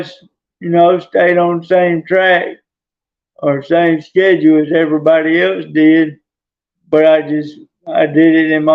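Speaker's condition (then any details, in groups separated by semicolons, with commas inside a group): Traumatic brain injury; possibly affected, some delay getting words out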